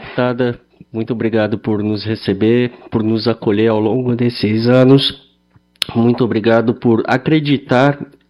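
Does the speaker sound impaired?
Yes: cleft lip and palate; congenital cleft lip and palate, treated from childhood as USP patient at rehabilitation hospital in Bauru.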